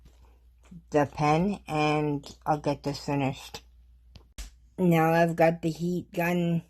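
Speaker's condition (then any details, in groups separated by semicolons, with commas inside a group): Cerebral palsy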